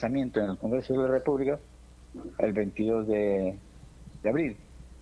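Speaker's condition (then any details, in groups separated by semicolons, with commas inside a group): Parkinson's disease; 11 years since onset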